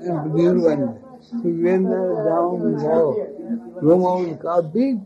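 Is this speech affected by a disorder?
Yes: speech loss after head injury; speech lost after accident.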